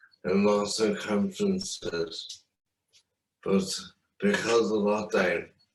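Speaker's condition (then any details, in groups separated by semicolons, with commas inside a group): Traumatic brain injury; limb injuries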